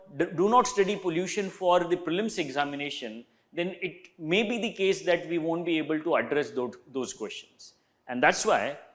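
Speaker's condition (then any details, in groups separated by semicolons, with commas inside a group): No condition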